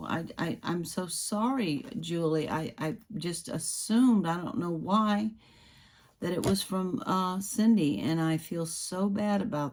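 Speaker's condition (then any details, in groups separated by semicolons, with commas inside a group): No condition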